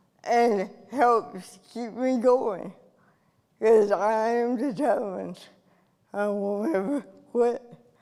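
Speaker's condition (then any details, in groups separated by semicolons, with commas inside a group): Cerebral palsy; from birth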